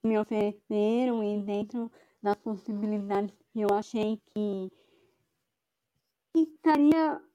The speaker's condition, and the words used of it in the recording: Cleft palate. Então, o que acontece é que, por ela não conseguir fazer com que o ar venha todo para a cavidade oral, parte desse ar escapa pelo nariz.